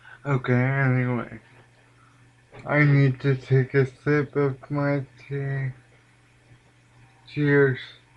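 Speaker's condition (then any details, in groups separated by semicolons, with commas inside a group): Cerebral palsy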